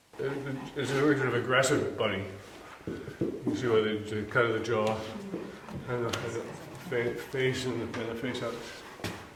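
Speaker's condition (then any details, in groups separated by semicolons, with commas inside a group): Parkinson's disease; symptoms began early 50s, diagnosed around age 56 to 57, Lewy body dementia a year later, aunt had Lewy body dementia; about 8 years since diagnosis, mobility changes, falls related to Parkinson's and medication, daily morning exercise, physiotherapist; more animated in conversation than five years earlier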